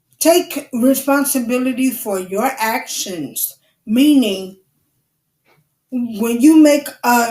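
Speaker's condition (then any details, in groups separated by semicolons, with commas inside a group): Cerebral palsy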